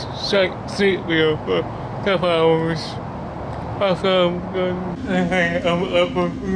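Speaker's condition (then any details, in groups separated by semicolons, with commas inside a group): Cerebral palsy; speech disability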